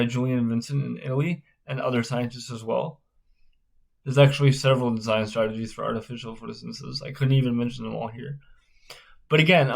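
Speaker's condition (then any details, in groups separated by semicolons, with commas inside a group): Spastic cerebral palsy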